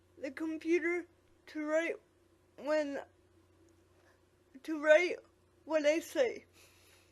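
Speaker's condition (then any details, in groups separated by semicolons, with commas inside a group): Quadriplegic cerebral palsy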